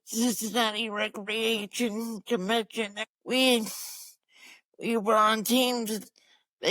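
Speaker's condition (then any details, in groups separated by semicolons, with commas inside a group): Cerebral palsy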